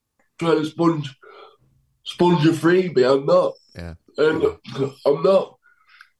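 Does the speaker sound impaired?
Yes: cerebral palsy; cerebral palsy affecting left side, dodgy left arm, cannot walk, power chair, needs help getting up and dressing.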